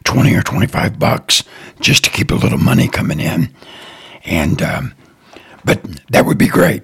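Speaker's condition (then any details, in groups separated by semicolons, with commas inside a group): Throat cancer; fears listeners criticizing voice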